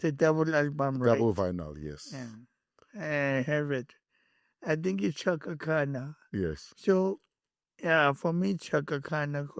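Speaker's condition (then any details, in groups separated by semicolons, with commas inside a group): Cerebral palsy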